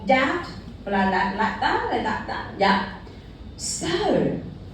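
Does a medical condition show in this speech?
No.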